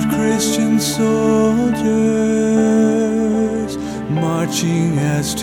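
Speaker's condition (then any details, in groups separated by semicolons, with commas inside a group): No condition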